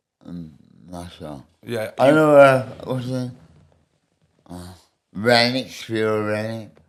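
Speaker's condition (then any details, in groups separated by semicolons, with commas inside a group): Medication-induced speech impediment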